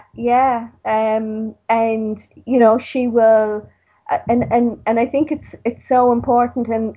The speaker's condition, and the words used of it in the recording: Stuttering. That I am okay even if I'm still a bit covert.